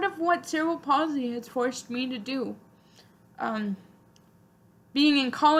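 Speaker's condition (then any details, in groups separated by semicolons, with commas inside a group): Spastic quadriplegic cerebral palsy; spastic quadriplegic, constant muscle tightness, all four limbs, fine motor; hard to type, cannot walk or run normally; speech somewhat affected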